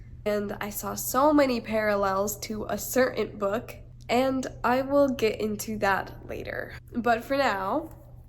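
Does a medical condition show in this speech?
No.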